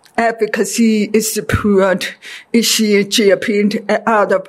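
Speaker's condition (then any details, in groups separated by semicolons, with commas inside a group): Deafness; deaf since childhood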